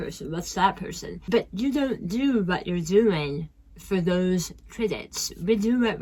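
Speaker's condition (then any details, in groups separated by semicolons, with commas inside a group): Tongue cancer; half of tongue lost; speech impediment, drinks shakes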